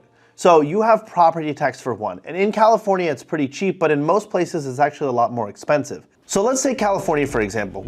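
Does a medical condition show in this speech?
No.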